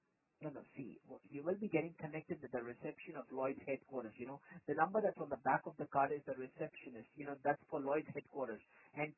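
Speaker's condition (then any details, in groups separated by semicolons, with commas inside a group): No condition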